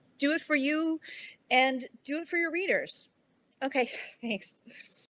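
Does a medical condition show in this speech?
No.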